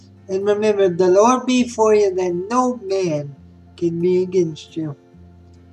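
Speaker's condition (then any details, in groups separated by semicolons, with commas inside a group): Spastic cerebral palsy; spastic quadriplegic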